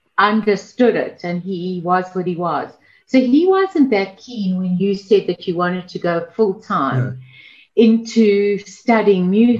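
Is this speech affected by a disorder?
No.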